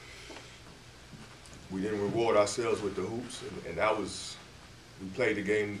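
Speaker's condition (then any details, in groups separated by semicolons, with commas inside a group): No condition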